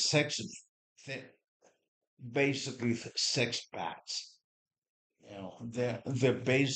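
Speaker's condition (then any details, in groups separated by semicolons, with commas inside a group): Cerebral palsy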